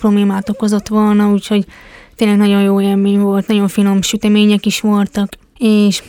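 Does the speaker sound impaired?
Yes: hearing impairment; competes in deaf athletics at the Deaflympics.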